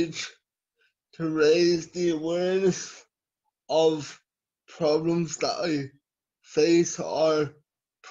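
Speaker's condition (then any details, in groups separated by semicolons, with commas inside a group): Cerebral palsy; from birth, scoliosis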